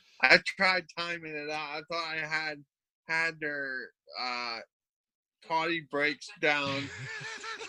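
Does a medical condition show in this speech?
Yes: cerebral palsy; from birth.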